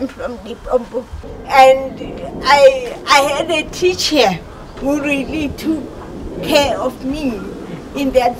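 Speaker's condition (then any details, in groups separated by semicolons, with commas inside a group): Cerebral palsy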